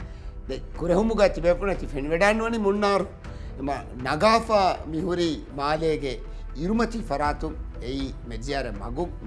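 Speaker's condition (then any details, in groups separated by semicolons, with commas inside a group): No condition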